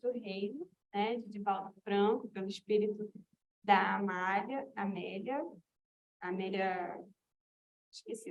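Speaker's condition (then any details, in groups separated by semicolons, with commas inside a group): No condition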